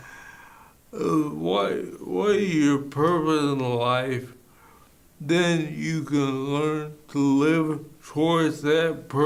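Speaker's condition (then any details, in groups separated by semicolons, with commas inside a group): ALS; bulbar onset, slurred speech first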